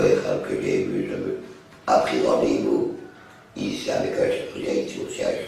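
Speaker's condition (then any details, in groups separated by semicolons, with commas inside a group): Total laryngectomy; total laryngectomy for laryngeal tumour, heavy smoker; after total laryngectomy; before diagnosis high-note voice change, throat fatigue, severe voice loss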